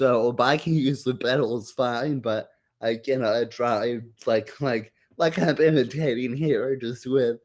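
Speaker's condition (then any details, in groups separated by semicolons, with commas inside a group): Muscular dystrophy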